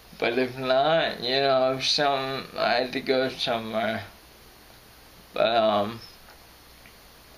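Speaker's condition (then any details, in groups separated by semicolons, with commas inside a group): Friedreich's ataxia; voice crackles when stressed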